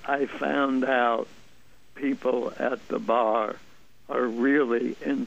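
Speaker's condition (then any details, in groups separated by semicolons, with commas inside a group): ALS; ALS diagnosed 2001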